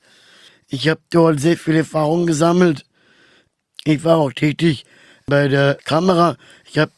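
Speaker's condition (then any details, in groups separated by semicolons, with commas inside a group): Down syndrome; trisomy 21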